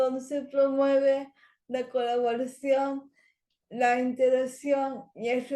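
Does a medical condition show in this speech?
Yes: cerebral palsy.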